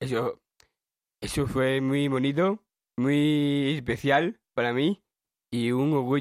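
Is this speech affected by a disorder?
Yes: Down syndrome; 21 years old, born in cáceres.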